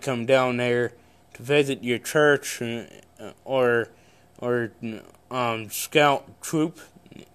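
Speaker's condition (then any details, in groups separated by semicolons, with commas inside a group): Cerebral palsy; congenital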